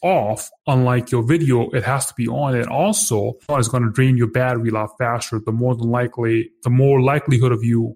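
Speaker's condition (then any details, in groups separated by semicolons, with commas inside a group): No condition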